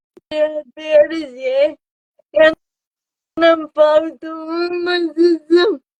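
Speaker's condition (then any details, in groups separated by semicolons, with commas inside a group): Cerebral palsy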